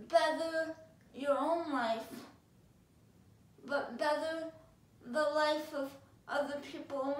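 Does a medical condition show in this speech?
Yes: cerebral palsy; affects all four limbs.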